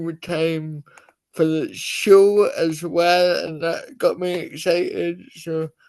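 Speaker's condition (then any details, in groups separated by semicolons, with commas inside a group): Cerebral palsy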